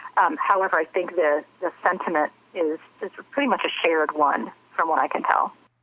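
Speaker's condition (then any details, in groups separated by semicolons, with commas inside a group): No condition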